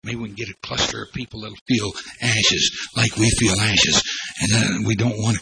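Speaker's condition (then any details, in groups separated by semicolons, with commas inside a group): No condition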